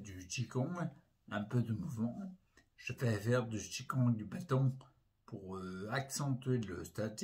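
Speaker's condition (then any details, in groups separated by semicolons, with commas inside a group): Primary progressive multiple sclerosis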